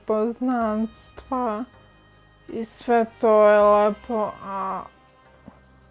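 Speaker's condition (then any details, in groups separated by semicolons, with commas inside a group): Friedreich's ataxia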